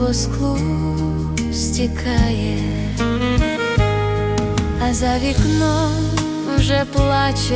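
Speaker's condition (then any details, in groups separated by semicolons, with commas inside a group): No condition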